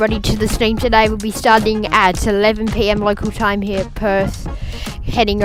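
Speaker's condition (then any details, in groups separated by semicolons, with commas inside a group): No condition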